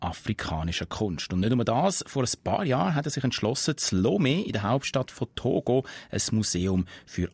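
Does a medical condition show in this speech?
No.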